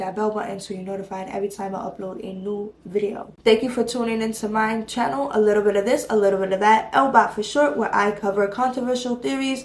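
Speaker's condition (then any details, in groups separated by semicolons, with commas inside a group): No condition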